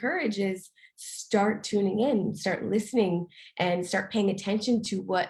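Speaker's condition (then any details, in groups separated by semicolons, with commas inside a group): No condition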